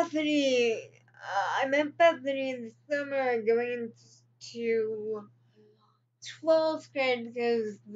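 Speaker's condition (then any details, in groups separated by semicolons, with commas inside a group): Cerebral palsy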